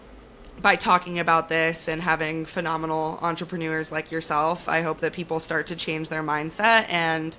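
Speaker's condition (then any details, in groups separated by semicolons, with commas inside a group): No condition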